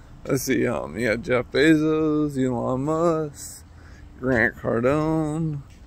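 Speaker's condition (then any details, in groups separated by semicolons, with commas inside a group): Traumatic brain injury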